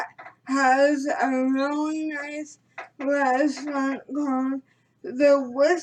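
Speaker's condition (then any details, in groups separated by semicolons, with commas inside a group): Cerebral palsy; premature birth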